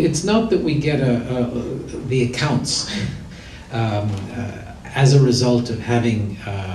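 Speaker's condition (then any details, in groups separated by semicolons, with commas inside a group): No condition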